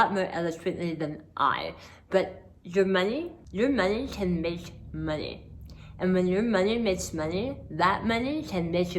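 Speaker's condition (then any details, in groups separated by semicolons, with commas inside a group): Hemi-glossectomy for oral cancer, hemiglossectomy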